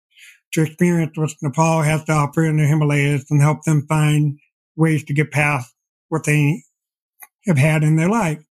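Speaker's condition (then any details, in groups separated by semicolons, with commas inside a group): Deafblindness; progressive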